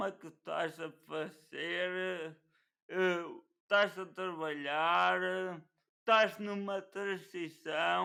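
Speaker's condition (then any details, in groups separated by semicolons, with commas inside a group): Cerebral palsy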